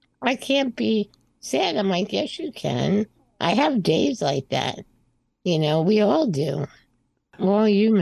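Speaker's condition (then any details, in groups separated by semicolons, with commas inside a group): Spinal muscular atrophy type 2; slightly progressive since 20s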